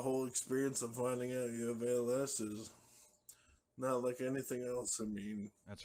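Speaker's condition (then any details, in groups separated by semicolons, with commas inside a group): ALS; diagnosed over a year ago, symptoms two years, slightly progressed; slurring some words early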